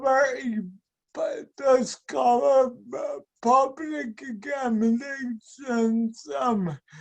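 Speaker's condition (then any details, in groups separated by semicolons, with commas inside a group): Speech and mobility impairment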